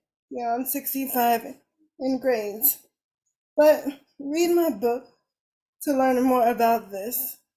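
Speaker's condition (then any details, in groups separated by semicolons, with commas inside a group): Cerebral palsy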